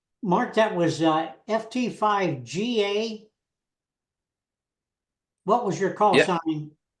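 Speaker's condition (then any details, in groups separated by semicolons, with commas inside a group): No condition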